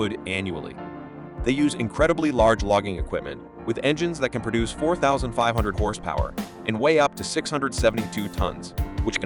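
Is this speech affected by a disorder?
No.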